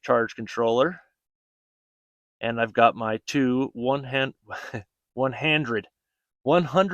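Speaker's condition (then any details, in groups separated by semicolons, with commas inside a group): No condition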